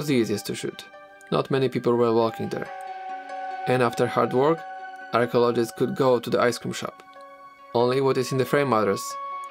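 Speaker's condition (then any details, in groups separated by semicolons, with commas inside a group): No condition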